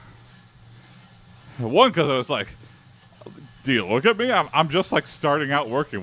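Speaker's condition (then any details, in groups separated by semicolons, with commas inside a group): No condition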